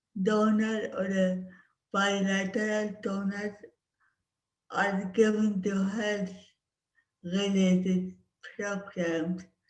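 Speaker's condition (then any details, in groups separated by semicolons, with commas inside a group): Cerebral palsy; speech impediment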